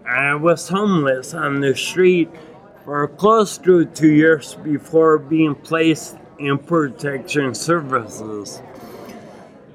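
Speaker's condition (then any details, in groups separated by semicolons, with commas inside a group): Acquired ataxia with dysarthria; Lance-Adams syndrome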